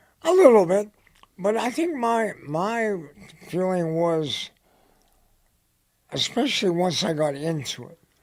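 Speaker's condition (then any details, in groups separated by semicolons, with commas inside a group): Head and neck cancer; dry throat, dry mouth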